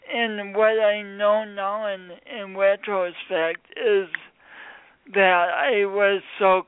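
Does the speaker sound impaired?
Yes: speech impediment from birth injury; born few weeks early, oxygen loss on way to emergency room, coordination differences; speech impediment present, comfortable with own voice; speech impediment sounding unlike a regional accent, not a Midwestern accent.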